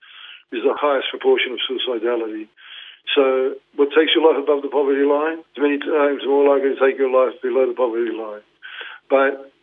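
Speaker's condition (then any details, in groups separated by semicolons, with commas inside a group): Parkinson's; diagnosed 2019, led to retirement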